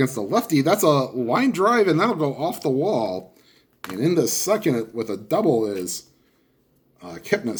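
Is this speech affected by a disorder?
No.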